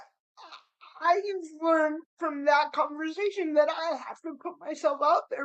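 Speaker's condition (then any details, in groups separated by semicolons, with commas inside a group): Cerebral palsy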